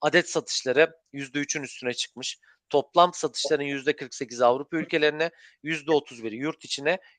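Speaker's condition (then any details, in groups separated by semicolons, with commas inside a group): No condition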